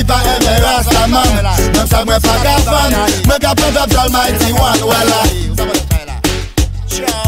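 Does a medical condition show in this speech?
No.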